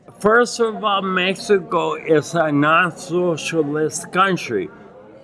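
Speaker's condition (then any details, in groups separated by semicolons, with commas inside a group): Acquired ataxia with dysarthria, acquired; Lance-Adams syndrome; daily poor balance and hand coordination, told no cure or medication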